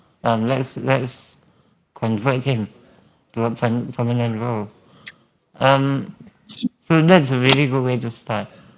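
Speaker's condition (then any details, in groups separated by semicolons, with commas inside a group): Spinal muscular atrophy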